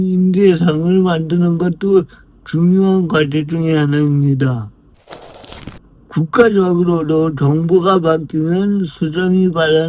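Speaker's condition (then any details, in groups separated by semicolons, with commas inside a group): Brain lesion disability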